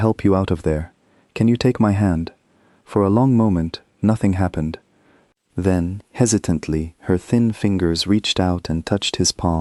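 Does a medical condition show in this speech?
No.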